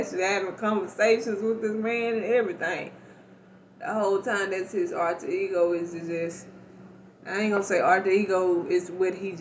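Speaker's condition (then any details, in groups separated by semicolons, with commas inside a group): Cerebral palsy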